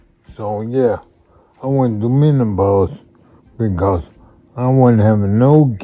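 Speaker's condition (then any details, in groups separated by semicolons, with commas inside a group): Multiple sclerosis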